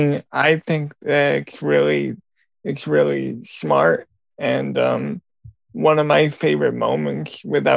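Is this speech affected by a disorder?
Yes: cerebral palsy.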